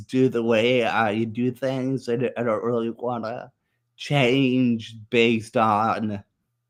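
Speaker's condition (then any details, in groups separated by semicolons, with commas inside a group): Muscular dystrophy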